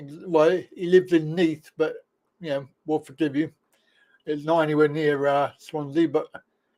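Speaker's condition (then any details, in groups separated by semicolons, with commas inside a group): Cerebral palsy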